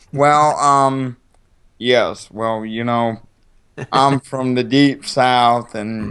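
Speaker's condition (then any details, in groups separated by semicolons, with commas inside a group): Cerebral palsy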